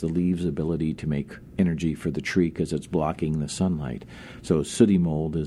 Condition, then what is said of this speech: No condition.